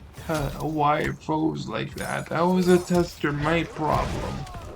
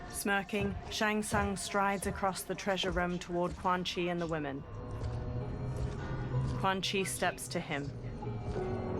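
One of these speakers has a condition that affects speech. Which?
The first: cerebral palsy; limbs affected.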